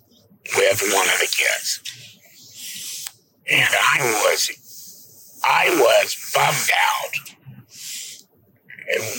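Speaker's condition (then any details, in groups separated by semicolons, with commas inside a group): Laryngectomy; 6.5 days intensive care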